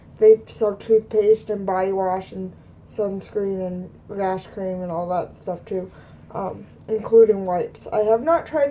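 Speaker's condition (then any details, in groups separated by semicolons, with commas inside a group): Cerebral palsy; both hands affected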